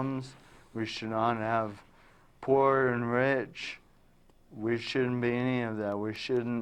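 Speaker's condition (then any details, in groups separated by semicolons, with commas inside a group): Traumatic brain injury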